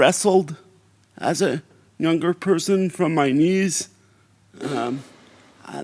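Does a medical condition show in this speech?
Yes: cerebral palsy.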